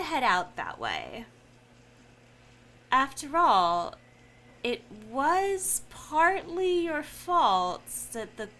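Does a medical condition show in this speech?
No.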